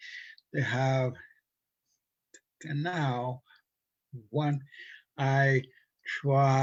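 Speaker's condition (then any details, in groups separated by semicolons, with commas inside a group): Stutter from brain injury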